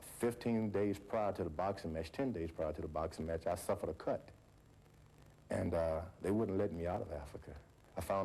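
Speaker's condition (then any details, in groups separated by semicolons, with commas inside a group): No condition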